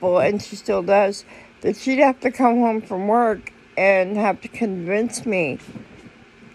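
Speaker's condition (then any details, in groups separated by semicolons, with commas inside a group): Cerebral palsy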